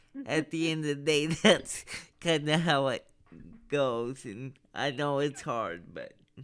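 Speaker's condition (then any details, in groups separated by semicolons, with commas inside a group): Cerebral palsy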